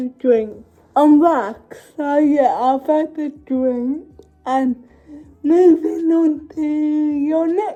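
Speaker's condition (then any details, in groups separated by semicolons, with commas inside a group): Cerebral palsy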